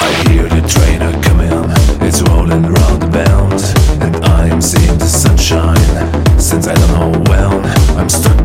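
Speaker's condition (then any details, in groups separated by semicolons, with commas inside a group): No condition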